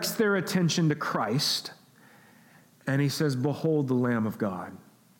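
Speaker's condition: No condition

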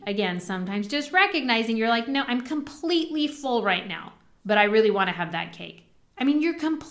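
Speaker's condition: No condition

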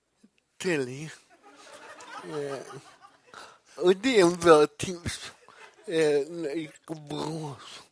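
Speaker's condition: Cerebral palsy; legs move involuntarily

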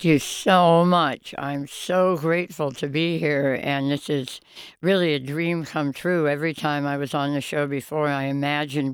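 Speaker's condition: Oral cancer, half tongue removed, partial glossectomy; oral cancer under tongue, recurred as golf-ball tumor, half tongue and part jaw removed, radiation

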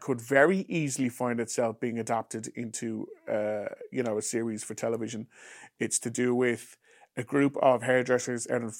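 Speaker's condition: No condition

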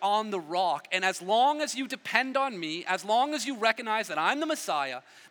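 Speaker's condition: No condition

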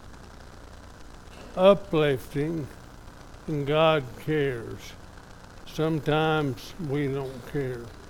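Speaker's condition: ALS; somewhat affected, evident today

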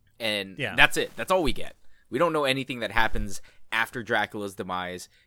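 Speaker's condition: No condition

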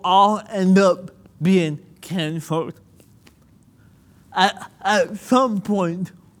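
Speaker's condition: Cerebral palsy; birth oxygen loss, cord around neck, spasms, limited body control, motor deficits, childhood physical, occupational therapy; speaking a little difficult, more difficult when nervous, listeners may need to rewind

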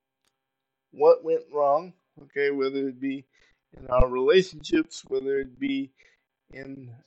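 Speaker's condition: Cerebral palsy; uses power wheelchair

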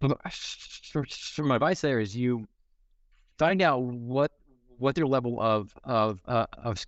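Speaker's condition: Stuttering; stutters in conversation, disfluencies may sound like audio buffering; repeated sounds, repeated words

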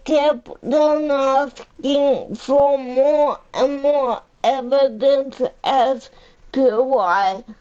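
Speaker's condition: Cerebral palsy; uses a power chair; 45 years old

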